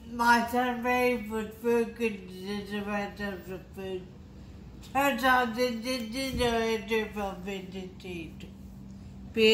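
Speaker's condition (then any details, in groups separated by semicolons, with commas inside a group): Traumatic brain injury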